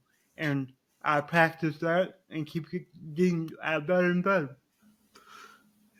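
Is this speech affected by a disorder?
Yes: cerebral palsy.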